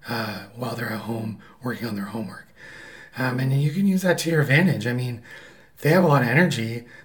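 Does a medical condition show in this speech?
Yes: paralyzed vocal cord; caused by thyroid cancer; voice sounds different because of paralyzed vocal cord.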